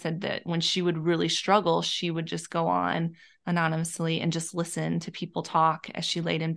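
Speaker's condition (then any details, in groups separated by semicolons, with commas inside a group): No condition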